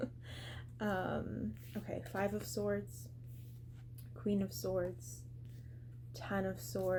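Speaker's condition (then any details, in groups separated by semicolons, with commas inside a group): No condition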